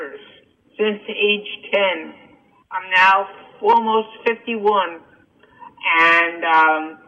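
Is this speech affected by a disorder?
Yes: cerebral palsy and hearing loss; congenital cerebral palsy and hearing loss from birth, seen by 7-9 doctors in New Jersey, told would never walk; almost 51 years old.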